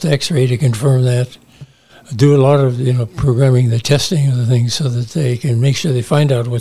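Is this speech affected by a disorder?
Yes: Parkinson's disease; early loss of smell, weak shoulder, little tremor, slightly unstable on feet, subdued gestures and movements; about 15 years since diagnosis, on medication, regular exercise including boxing, cycling, weights, walking.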